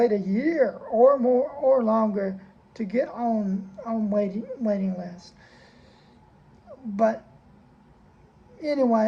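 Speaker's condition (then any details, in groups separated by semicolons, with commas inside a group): Cerebral palsy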